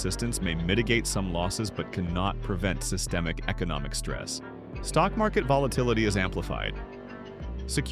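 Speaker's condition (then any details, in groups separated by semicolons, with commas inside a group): No condition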